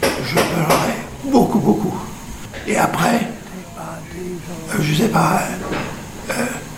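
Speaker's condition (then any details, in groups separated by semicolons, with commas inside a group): Stroke with aphasia; halting, needs time, repeats phrases after helper, understood well only by few people, worse with fear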